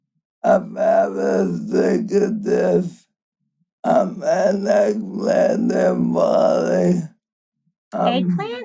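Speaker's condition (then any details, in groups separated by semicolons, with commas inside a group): ALS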